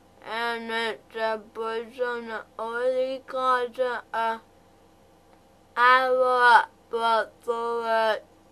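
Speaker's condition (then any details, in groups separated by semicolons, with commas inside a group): Cerebral palsy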